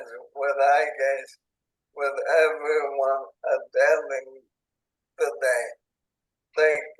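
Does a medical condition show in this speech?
Yes: ALS, through a speech-generating device; onset in hands and arms, tracheostomy.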